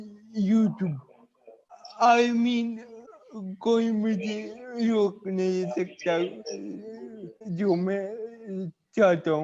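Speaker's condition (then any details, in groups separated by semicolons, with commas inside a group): Cerebral palsy; from birth, affects walking; cannot speak normally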